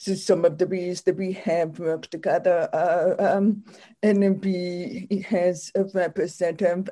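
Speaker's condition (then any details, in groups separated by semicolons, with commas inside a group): Deafness; speaks for self, also uses sign language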